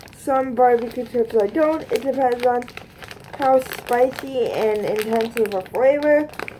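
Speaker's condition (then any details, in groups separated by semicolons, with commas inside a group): Cerebral palsy; both hands affected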